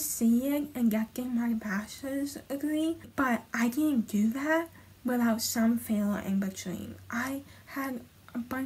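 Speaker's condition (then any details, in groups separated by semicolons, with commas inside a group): Hemiplegic cerebral palsy; right hemiplegia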